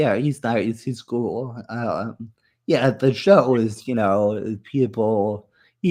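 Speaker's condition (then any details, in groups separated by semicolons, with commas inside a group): Muscular dystrophy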